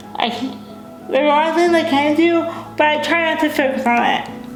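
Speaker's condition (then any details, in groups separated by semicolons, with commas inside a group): Cerebral palsy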